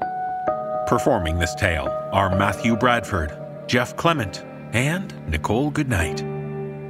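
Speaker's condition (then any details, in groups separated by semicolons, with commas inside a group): No condition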